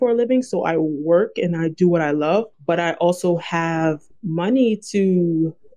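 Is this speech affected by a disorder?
No.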